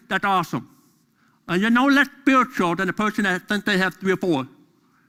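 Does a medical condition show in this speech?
Yes: deafness; deaf during school years.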